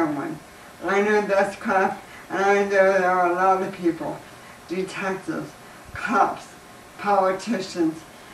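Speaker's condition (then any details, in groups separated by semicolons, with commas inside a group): ALS; lost use of arms; terminal stage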